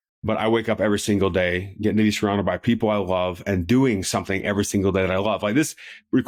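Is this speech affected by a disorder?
No.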